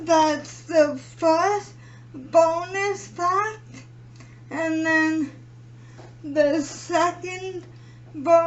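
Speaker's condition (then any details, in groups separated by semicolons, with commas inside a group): Cerebral palsy; premature birth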